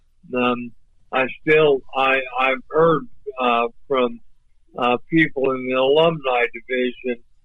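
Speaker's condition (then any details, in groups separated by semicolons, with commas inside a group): ALS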